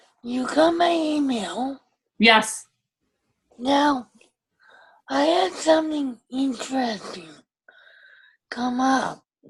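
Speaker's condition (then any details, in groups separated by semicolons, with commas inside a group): Cerebral palsy with ataxia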